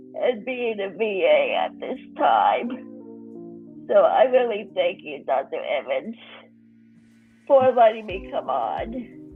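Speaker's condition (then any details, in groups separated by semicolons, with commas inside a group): Cerebral palsy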